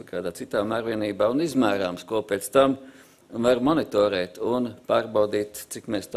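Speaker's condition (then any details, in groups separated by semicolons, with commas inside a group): No condition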